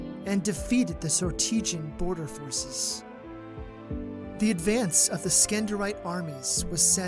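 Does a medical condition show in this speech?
No.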